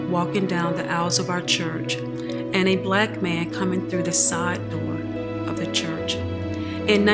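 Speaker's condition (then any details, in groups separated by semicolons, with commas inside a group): No condition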